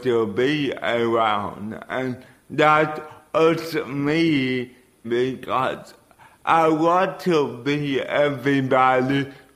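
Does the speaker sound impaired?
Yes: cerebral palsy.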